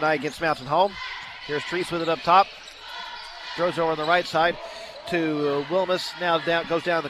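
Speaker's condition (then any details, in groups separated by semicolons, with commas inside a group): No condition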